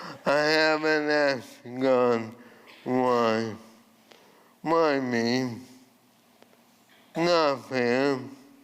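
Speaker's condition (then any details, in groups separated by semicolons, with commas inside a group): ALS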